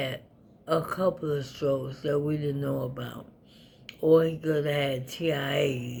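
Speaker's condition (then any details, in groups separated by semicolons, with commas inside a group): ALS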